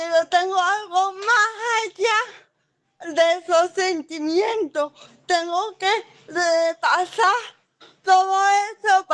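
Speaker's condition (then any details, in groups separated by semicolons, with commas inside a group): Cerebral palsy; from birth, birth complications, legs and arms affected; age 26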